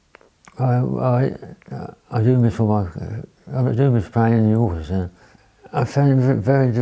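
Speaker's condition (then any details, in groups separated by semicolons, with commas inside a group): Parkinson's disease; has a speech problem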